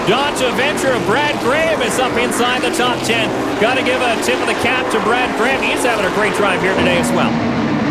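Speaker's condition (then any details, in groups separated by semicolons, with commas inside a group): No condition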